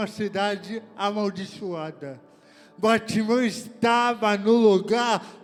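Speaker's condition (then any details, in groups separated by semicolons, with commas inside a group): Cerebral palsy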